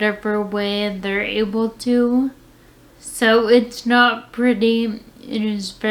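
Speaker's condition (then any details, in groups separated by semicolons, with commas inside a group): Friedreich's ataxia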